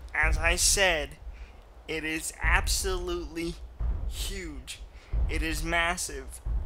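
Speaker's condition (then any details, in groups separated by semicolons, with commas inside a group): Cerebral palsy, mild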